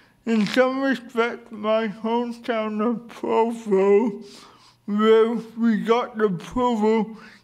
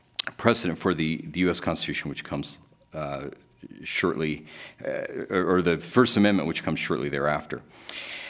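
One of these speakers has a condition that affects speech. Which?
The first: cerebral palsy.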